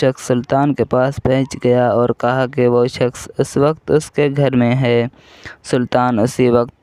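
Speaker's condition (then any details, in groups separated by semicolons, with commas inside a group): No condition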